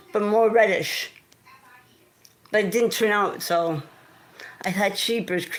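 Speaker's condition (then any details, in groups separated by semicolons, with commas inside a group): Cerebral palsy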